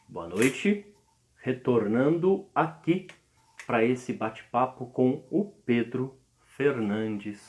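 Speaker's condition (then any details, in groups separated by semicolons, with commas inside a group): No condition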